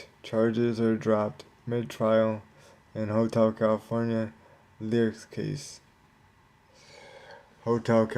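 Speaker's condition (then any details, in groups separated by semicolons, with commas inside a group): Cerebral palsy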